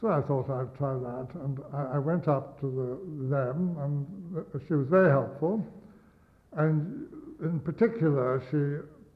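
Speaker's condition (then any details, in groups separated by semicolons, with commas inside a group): Stammer; lifelong stammer since age five, minor stroke 3.5 years ago affecting speech, face, Radcliffe Infirmary therapy; weekly breathing and voice work with Alexander Massey for about 1.75 years, Warnford Hospital stammer unit; gets stuck on blocked words, taught not to avoid difficult words, stroke affected speech a bit; repeated sounds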